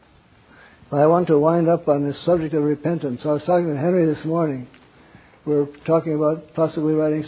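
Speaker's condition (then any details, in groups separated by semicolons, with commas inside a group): Parkinson's; wakes up around 3 am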